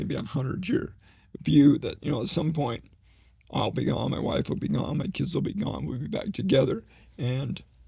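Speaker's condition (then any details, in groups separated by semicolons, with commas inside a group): ALS; needs voice rest during conversation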